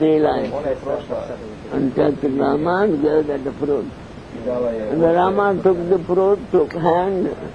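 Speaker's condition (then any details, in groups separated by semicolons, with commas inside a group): Deafness; cannot hear audience questions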